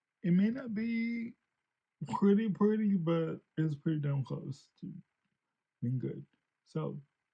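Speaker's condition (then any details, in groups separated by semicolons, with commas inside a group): Cerebral palsy; since birth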